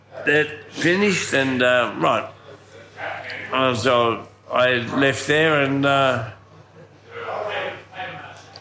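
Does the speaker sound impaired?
Yes: ataxia from brain damage; acquired cerebellar brain damage at university, pelvic fractures, internal injuries, 2 years hospital, rehab, physio, speech therapy; unsteady walking, shakes when walking; slurred voice, often taken for drunk.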